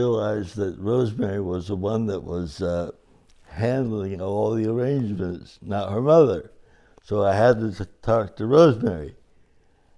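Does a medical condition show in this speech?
Yes: cerebral palsy; from birth; able to hike.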